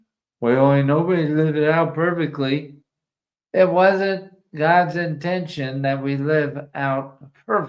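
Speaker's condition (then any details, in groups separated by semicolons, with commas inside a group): ALS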